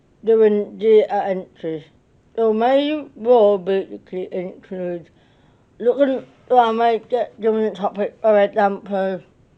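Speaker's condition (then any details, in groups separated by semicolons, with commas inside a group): Cerebral palsy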